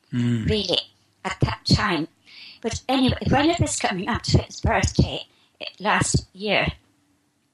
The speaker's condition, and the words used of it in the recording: Spasmodic dysphonia. So in a few minutes I will be speaking perfectly.